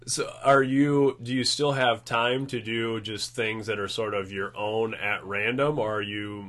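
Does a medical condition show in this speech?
No.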